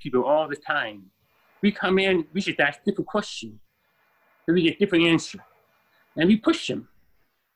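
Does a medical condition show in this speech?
Yes: deafness, born deaf.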